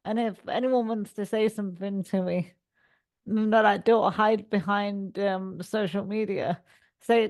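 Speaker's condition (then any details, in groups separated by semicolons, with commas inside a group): Cerebral palsy; speech sometimes slurred when tired or nervous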